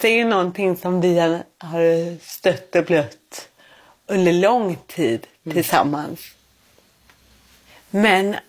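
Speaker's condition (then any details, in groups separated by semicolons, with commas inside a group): Cerebral palsy; born without heartbeat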